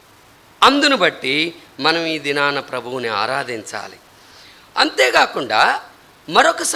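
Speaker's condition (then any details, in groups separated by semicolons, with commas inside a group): No condition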